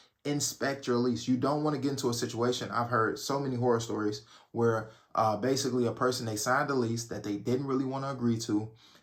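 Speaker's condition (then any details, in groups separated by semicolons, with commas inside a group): No condition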